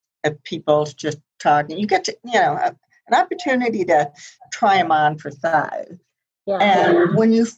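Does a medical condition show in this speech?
Yes: profound hearing loss; congenital profound hearing loss, mostly higher frequencies, hearing aids tried repeatedly but never worked well enough.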